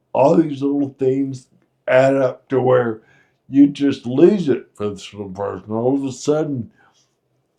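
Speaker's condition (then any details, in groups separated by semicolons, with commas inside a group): Friedreich's ataxia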